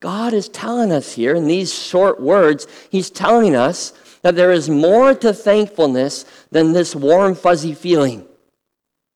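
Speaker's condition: Cleft lip and palate; congenital

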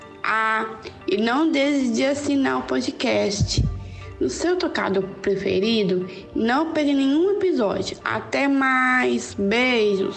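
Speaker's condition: Down syndrome; trisomy 21, from birth, had therapies, private lessons and extra support at school and university

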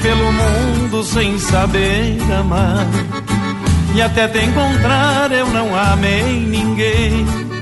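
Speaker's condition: No condition

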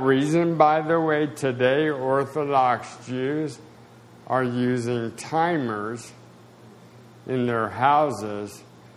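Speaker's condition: Spasticity, mild

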